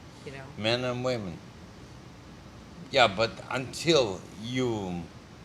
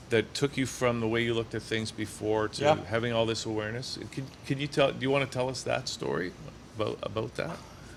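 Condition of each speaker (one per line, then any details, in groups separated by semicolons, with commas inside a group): Multiple sclerosis; diagnosed at age 17
No condition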